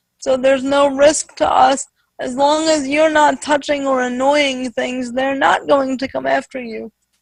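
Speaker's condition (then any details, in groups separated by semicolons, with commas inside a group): Spastic quadriplegic cerebral palsy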